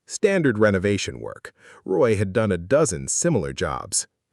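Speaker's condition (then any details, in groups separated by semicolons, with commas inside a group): No condition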